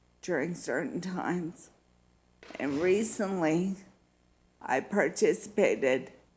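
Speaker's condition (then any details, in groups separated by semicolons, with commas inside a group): Multiple sclerosis; needs time to get voice up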